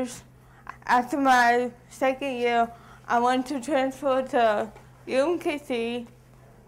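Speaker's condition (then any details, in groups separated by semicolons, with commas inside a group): Cerebral palsy; diagnosed at age 2, 17 years since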